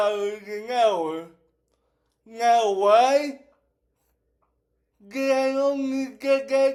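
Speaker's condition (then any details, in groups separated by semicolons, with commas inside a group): Cerebral palsy; affects speech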